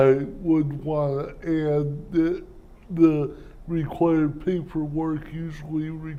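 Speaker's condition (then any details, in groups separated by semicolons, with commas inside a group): Cerebral palsy; speech impairment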